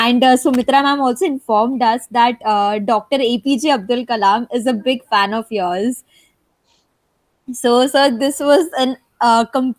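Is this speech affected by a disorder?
No.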